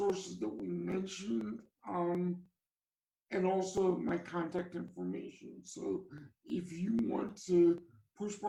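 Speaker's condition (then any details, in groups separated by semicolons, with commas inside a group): Cerebral palsy; from birth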